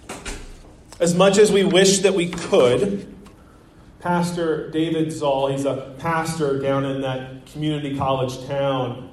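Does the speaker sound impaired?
No.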